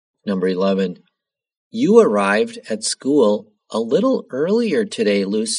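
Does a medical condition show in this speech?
No.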